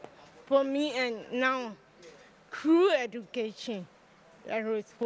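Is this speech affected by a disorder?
Yes: cerebral palsy.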